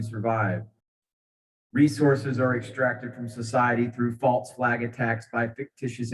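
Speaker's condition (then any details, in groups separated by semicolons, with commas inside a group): No condition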